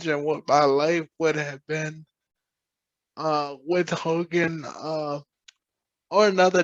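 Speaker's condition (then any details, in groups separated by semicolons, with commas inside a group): Cerebral palsy; present from birth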